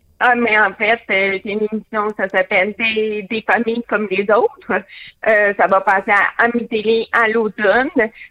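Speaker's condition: Hearing loss with cochlear implant; born deaf, lip reading helps, used masks with window; removes implant in water, total silence, phone understanding varies by person

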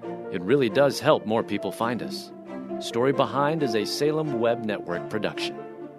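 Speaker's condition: No condition

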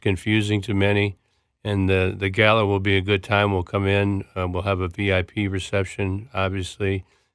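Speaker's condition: Parkinson's disease; speech tough

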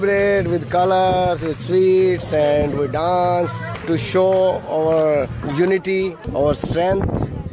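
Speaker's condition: No condition

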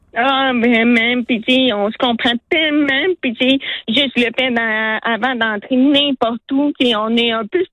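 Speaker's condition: Hearing loss; hard of hearing, relies on lip reading; uses cotton mask with soft transparent plexiglas window so lips can be seen

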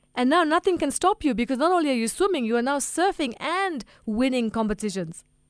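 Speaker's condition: No condition

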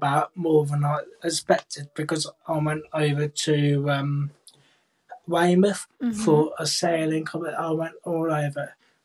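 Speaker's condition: Cerebral palsy, profound hearing loss

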